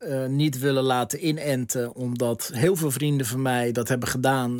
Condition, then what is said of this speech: None; typical speech.